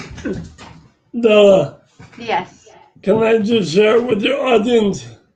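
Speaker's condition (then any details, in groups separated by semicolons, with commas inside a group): Brain injury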